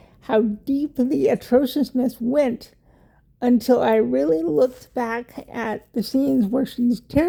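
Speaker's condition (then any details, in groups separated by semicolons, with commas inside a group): Cerebral palsy; wheelchair user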